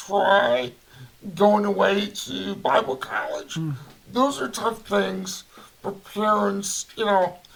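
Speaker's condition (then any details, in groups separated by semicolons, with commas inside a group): Cerebral palsy; voice affected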